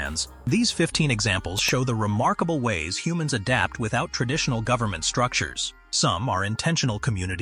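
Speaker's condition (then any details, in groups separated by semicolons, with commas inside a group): No condition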